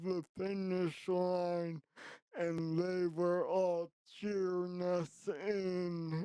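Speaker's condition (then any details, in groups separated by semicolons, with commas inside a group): Traumatic brain injury; sports injury, emergency surgery, right-side ataxia or shaking; left-side driving adaptations, relearned movement, marathon training; initially could not speak, used signs before speech returned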